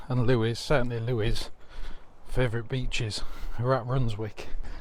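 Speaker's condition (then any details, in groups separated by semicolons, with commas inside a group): No condition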